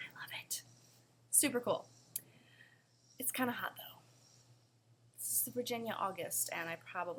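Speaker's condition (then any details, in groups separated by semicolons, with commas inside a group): No condition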